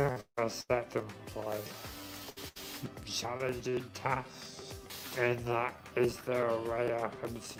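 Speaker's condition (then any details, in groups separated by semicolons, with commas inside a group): Motor neurone disease; voice deteriorated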